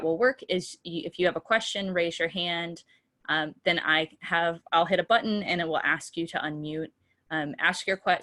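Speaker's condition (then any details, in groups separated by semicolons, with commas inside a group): No condition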